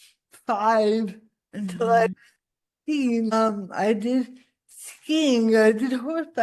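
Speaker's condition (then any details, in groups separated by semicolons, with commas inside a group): Cerebral palsy, spastic; most obviously affects speech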